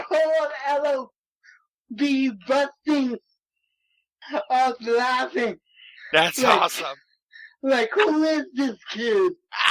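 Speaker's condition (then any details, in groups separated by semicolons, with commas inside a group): Cerebral palsy; no pitch control, may be hard to understand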